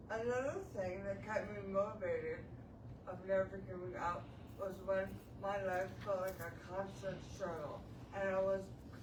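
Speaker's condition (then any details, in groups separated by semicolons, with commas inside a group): Traumatic brain injury; difficulty talking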